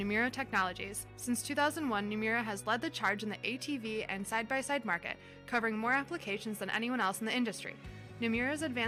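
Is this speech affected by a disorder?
No.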